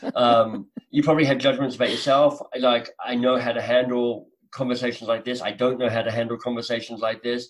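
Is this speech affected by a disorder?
Yes: cleft lip and palate, mild; congenital cleft lip and palate.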